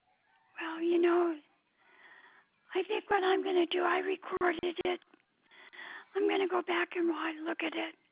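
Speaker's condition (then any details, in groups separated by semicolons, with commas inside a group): Speech difficulty; trouble speaking, speaking is tiring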